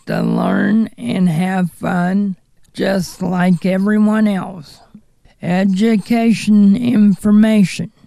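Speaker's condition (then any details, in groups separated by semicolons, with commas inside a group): Cerebral palsy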